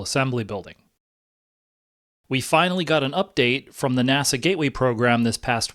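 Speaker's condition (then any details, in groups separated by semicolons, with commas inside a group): No condition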